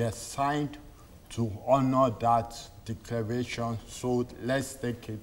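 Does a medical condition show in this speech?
Yes: cerebral palsy; affects movement and muscle tone; articulate, sings.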